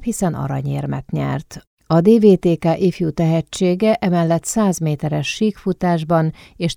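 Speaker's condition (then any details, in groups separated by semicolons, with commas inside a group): No condition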